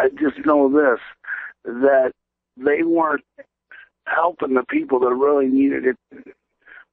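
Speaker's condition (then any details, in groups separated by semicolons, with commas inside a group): Cerebral palsy; present since birth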